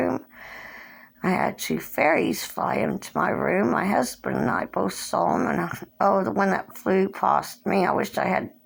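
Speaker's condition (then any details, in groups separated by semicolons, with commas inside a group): Cerebral palsy; since birth, hand tremors; age 57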